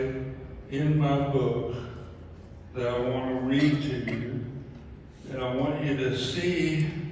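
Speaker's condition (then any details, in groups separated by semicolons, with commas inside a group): ALS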